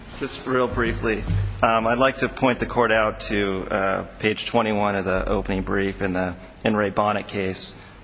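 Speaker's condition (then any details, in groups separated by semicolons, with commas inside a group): No condition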